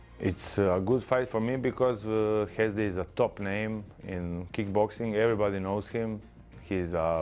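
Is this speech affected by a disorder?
No.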